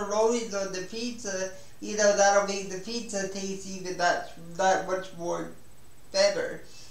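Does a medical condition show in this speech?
Yes: spastic cerebral palsy.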